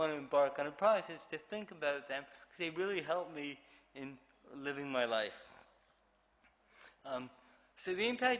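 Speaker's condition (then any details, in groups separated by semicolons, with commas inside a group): Cerebral palsy; affects movement and speech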